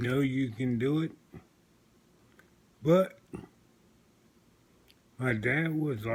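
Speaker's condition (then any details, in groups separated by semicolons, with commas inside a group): Multiple sclerosis; affects left side and voice; 14 years since onset, walks only with walker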